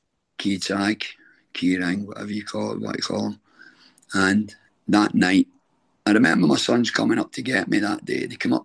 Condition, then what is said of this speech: Throat cancer. I've not, don't think I've got a beautiful Barry White voice like this.